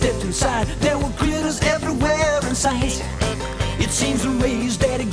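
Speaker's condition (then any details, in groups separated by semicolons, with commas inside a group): No condition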